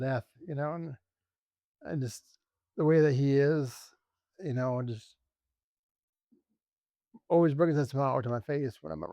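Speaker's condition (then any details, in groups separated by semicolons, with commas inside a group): ALS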